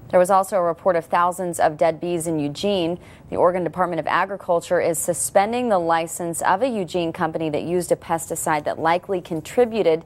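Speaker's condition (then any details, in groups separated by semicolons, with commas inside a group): No condition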